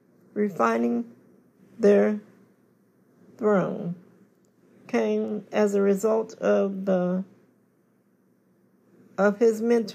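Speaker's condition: Cerebral palsy; confined to wheelchair

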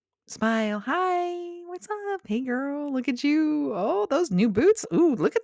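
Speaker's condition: No condition

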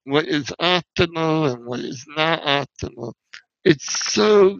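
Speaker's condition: Spinal muscular atrophy; wheelchair user, paralyzed from neck down with intact sensation, needs helper for all physical tasks

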